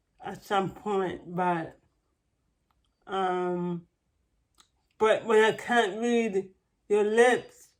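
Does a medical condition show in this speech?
Yes: cerebral palsy.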